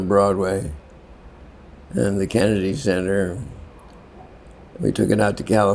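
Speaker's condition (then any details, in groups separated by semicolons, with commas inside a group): Parkinson's; worsening, often debilitating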